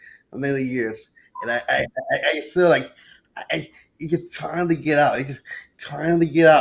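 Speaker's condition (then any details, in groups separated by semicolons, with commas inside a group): Cerebral palsy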